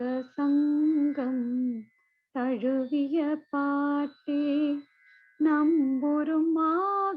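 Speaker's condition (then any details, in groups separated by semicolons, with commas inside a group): No condition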